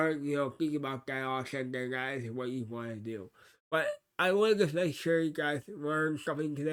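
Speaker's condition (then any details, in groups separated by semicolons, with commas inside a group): Cerebral palsy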